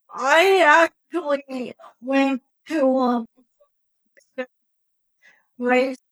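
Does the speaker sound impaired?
Yes: cerebral palsy; born premature at about 3 pounds, brain freeze at 3 days old, wheelchair user, physical therapy; could not speak early, no babbling, went straight to 4-year-old vocabulary, speech therapy in public school.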